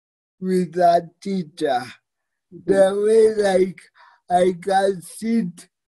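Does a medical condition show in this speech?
Yes: cerebral palsy; fine motor skill challenges, typed assignments and projects up to degree via digital advisory and learning center.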